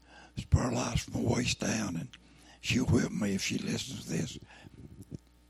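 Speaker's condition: Throat cancer, lost vocal cord

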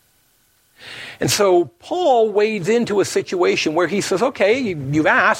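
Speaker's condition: No condition

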